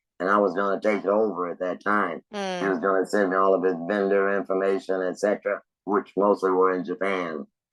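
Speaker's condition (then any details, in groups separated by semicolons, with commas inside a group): Laryngectomy; laryngectomy for cancer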